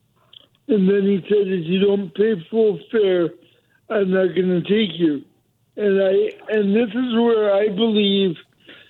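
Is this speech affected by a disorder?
Yes: cerebral palsy; able to walk and run until a couple of years ago, mobility declined since; speech impediment, voice more heightened when tense or nervous, can be heard as aggressive.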